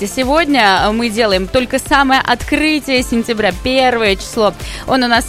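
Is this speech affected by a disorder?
No.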